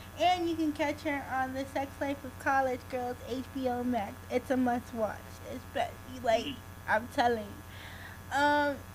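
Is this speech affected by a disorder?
Yes: cerebral palsy.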